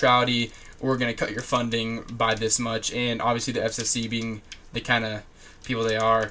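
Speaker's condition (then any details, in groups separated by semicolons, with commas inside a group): No condition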